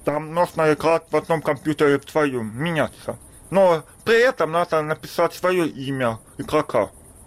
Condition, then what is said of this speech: Deafness. Я плохо слышу, но говорить могу.